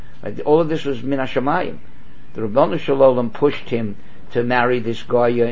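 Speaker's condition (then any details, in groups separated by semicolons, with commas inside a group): No condition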